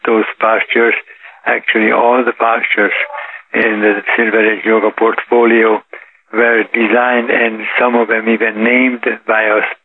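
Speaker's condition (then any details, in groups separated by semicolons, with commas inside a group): Parkinson's disease; Parkinson's disease detected about 8 years ago; age 84, symptoms not detectable by others, daily yoga (teaches 2 hours, practices 1 hour), walks 3 miles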